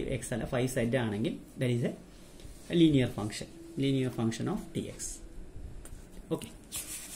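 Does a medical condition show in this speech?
No.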